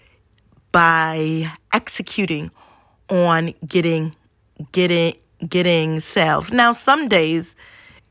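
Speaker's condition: Stuttering; traumatic brain injury causing word-finding difficulty; stumbles on some words, amount varies, word comes eventually, forgets words when distracted or overly tired; repeated sounds, prolonged sounds

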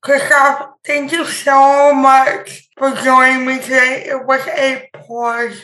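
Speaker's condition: Impaired speech; motorized wheelchair user

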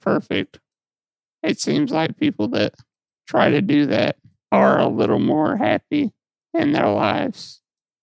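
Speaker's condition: Muscular dystrophy; lack of physical control over body

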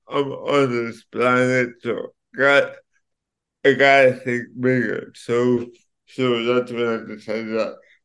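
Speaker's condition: Cerebral palsy; affects speech

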